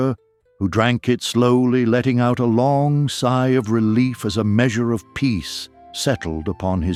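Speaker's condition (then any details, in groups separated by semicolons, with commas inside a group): No condition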